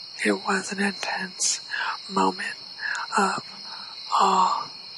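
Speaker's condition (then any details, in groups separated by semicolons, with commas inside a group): ALS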